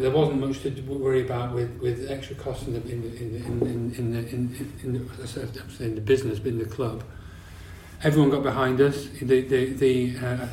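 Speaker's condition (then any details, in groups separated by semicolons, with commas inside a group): Parkinson's disease; new since onset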